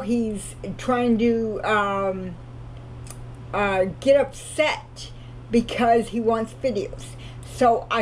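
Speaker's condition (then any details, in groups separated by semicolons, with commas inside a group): Cerebral palsy; cannot walk, crawls to get around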